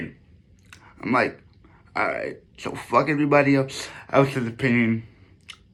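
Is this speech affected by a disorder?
Yes: cerebral palsy.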